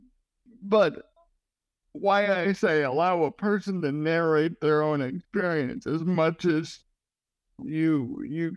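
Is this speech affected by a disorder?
Yes: cerebral palsy.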